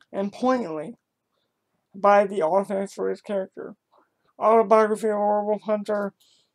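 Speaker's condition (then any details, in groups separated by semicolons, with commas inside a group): Cerebral palsy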